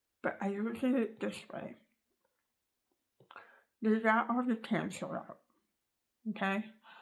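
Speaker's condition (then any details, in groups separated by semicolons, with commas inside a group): Tongue cancer surgery; near-total tongue removal, jaw and mouth floor removed, thigh-flap reconstruction; tongue immobile, tracheostomy, feeding tube, chemoradiation upcoming; cannot form words with tongue, relearning speech and swallowing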